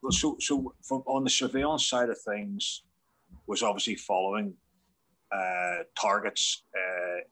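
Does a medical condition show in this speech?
No.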